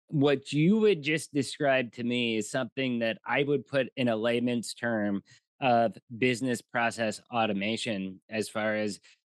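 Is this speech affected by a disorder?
No.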